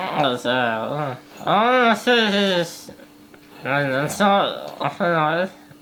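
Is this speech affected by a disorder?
Yes: spinal muscular atrophy type 1.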